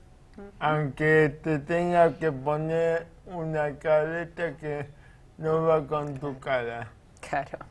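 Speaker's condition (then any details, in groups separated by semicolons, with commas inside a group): Cerebral palsy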